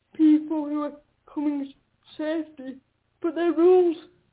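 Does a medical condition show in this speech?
Yes: quadriplegic cerebral palsy; uses a wheelchair.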